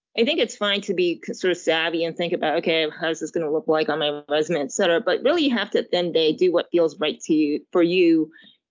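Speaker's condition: No condition

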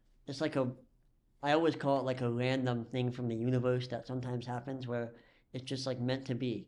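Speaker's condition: Cleft lip and palate; congenital cleft lip and palate, cause unknown, missing muscles, dental problems, 40+ surgeries incl. multiple jaw

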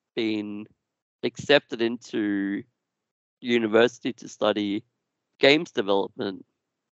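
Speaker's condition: Duchenne muscular dystrophy; genetic, progressive

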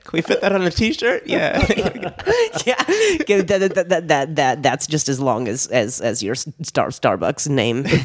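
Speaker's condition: Stutter; frequent word, phrase and part-word repetitions during conversation; repeats words, phrases and initial sounds; repeated sounds, repeated words

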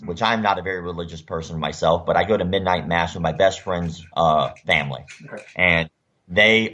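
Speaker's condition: Cleft lip and palate; facial scars from surgeries

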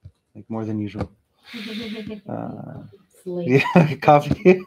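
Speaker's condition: No condition

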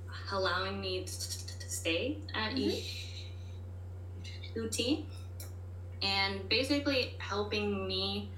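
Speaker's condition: Stuttering; moments of stuttering expected, offers to repeat things if needed; blocks

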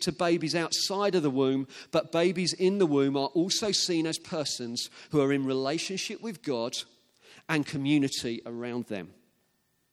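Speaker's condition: No condition

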